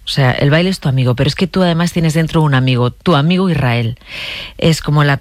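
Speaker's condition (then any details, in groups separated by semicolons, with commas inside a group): No condition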